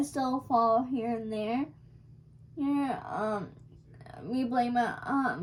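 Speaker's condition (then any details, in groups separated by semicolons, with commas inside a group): Cerebral palsy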